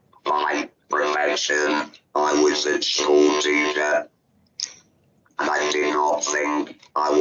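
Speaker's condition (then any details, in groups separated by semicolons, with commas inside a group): Laryngectomy; laryngectomy for larynx cancer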